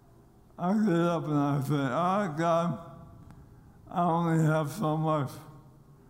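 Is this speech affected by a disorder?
Yes: ALS; diagnosed during pro football career in Nashville after loss of strength, speed and weight; losing ability to speak clearly, voice does not sound as expected.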